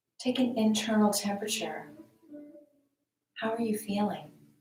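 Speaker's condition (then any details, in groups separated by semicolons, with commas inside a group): No condition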